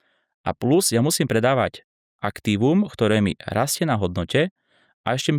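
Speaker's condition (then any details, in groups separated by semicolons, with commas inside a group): No condition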